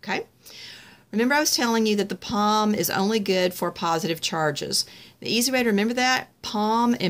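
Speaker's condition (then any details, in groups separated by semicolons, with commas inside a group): No condition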